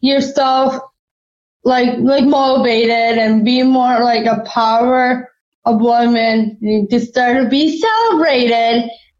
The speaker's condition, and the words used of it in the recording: Down syndrome. But yeah, it was just wonderful to hear her speak and so happy, like, and smiling all the time.